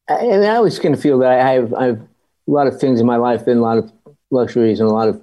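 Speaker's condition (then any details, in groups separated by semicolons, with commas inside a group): Parkinson's disease; had to relearn walking mechanics after spinal surgery, still walks poorly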